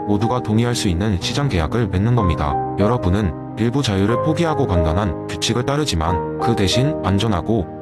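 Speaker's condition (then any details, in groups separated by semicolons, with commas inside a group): No condition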